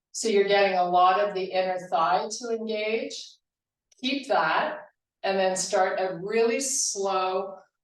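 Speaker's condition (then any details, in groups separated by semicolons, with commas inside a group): No condition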